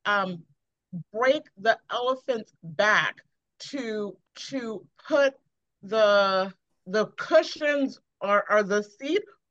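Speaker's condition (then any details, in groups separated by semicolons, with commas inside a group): Aphasia after stroke; trouble with mental arithmetic, walking difficulty after stroke; over a year since stroke; fluent with frequent 'you know' fillers, restarts, trailing unfinished sentences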